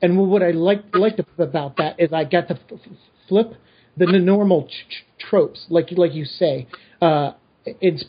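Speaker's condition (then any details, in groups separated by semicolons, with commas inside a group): Stutter; apologized for so listeners not think of audio issues; repeated sounds, repeated words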